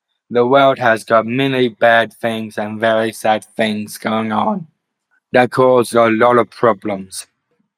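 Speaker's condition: Down syndrome; later diagnosed with autism

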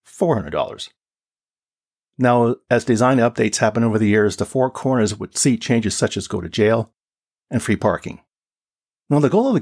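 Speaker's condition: No condition

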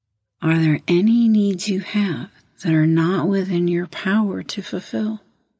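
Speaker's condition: No condition

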